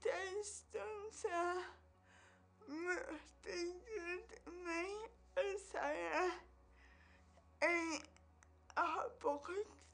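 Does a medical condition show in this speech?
Yes: cerebral palsy; onset at birth.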